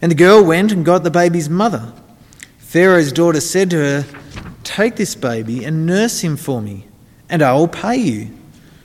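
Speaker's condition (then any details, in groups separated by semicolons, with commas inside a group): No condition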